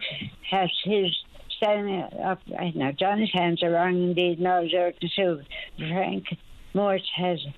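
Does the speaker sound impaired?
Yes: speech impediment after stroke, mild; stroke a couple of years ago; about two years post-stroke, doing okay, cannot read own diaries since stroke; some words may need clarifying, son Chess offers to clarify.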